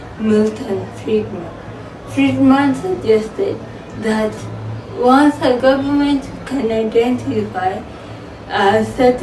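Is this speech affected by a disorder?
Yes: cerebral palsy; from birth.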